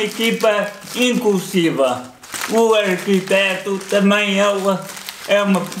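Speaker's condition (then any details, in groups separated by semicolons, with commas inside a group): Cerebral palsy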